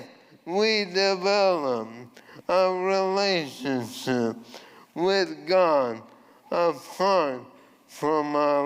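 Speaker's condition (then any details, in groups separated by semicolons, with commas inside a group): ALS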